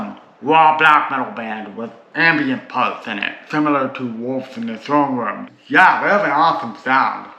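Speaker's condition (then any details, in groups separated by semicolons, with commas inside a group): Cerebral palsy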